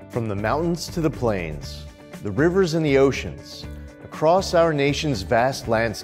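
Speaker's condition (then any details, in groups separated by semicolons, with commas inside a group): No condition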